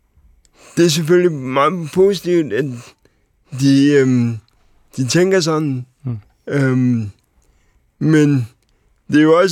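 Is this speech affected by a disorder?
Yes: cerebral palsy; uses wheelchair, six wheels.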